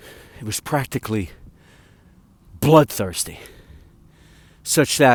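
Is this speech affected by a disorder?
No.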